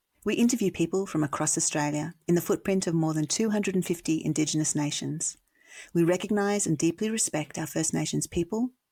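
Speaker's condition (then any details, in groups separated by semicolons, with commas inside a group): No condition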